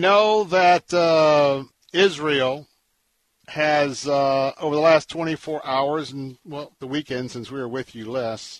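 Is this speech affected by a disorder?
No.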